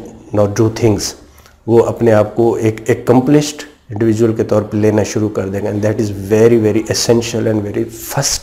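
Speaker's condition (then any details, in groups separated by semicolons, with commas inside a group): No condition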